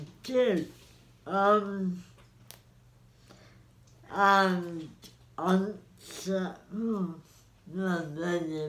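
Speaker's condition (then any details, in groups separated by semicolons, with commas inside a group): Cerebral palsy; spastic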